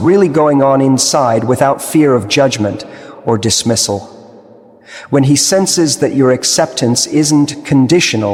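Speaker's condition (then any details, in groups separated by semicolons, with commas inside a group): No condition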